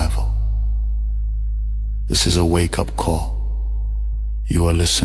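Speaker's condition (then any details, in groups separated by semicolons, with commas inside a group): No condition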